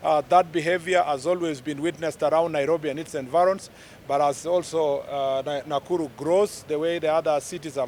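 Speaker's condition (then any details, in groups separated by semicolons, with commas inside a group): No condition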